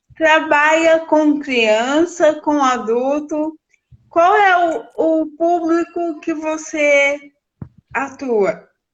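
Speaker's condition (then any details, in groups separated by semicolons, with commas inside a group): Cerebral palsy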